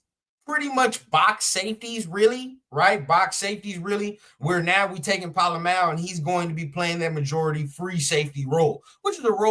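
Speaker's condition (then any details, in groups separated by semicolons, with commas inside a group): No condition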